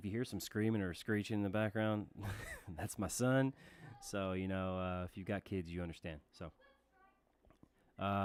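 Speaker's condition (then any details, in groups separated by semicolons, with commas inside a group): No condition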